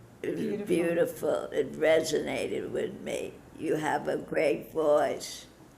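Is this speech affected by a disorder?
Yes: Parkinson's disease.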